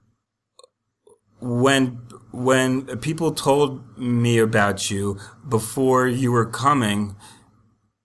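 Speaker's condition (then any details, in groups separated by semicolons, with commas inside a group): Stuttering; embracing label stutterer gave confidence; stutter-like tension when signing own name, worse under pressure or with people watching; repeated words, prolonged sounds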